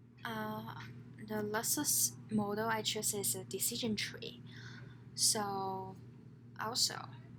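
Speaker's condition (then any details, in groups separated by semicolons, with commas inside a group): No condition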